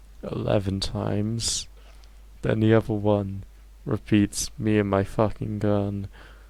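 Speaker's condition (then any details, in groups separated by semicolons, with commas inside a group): No condition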